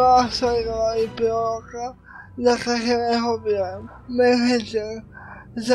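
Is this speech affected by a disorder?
Yes: cerebral palsy.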